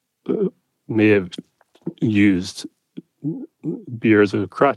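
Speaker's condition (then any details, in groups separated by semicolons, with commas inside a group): Stuttering; neurological stuttering since childhood; adult; repetitions, long painful blocks on first part of words, trouble breathing during blocks; blocks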